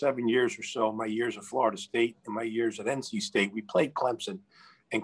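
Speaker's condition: No condition

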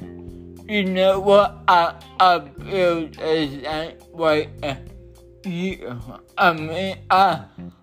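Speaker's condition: Cerebral palsy

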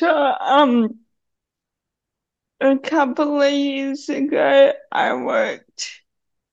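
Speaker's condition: Cerebral palsy; needs hand to hold on steep stairs

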